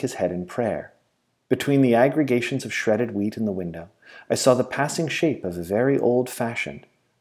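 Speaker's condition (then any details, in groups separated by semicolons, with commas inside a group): No condition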